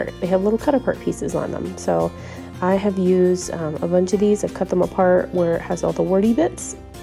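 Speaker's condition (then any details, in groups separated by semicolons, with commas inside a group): No condition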